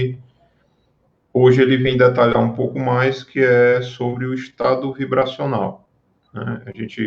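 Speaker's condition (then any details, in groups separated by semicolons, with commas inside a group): No condition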